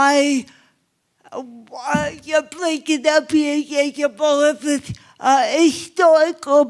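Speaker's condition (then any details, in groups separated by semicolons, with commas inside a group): Cerebral palsy; obvious speech impairment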